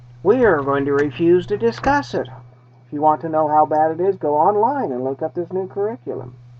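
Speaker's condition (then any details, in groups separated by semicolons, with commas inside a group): No condition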